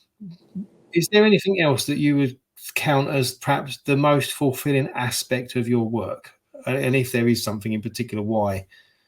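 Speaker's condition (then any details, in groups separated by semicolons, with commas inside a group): No condition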